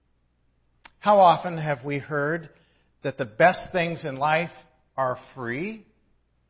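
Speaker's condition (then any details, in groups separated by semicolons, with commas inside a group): No condition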